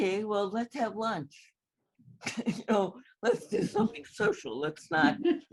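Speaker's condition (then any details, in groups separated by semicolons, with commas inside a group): Cerebral palsy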